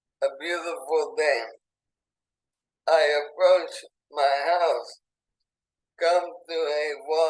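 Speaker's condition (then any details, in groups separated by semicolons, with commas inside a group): ALS; affects legs and lungs; burning in lungs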